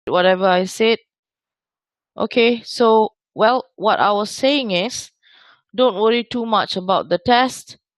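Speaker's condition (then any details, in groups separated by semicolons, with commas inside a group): No condition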